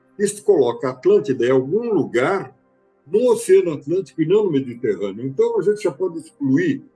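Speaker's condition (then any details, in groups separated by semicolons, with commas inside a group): No condition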